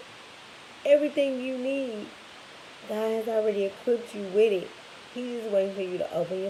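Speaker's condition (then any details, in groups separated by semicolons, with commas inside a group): Cerebral palsy, spastic; now talking and breathing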